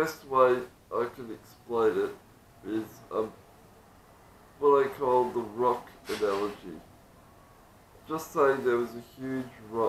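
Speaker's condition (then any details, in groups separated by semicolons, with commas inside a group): Duchenne muscular dystrophy; stopped walking at 10, full-time ventilation since about 35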